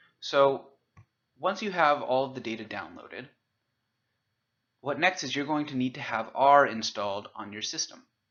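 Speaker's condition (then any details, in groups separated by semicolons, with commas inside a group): No condition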